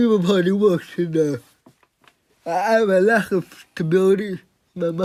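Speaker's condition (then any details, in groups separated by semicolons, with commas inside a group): Cerebral palsy; motor disability affecting body control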